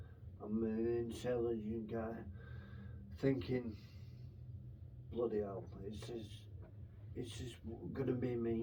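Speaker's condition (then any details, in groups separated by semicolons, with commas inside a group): Brain infection with surgery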